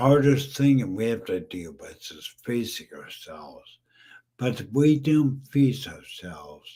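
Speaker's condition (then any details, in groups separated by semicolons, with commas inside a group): Brain injury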